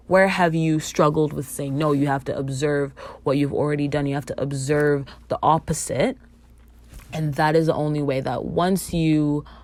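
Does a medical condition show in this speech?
No.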